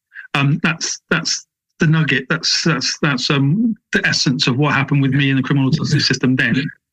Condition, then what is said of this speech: Stuttering. I didn't actually speak for myself in court then, and my stammer was much more intense than it is now.